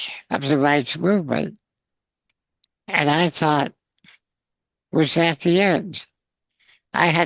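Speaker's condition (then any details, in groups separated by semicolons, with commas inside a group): Spinal muscular atrophy, congenital; wheelchair user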